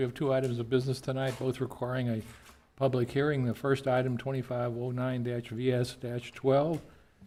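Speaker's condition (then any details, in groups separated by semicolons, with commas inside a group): No condition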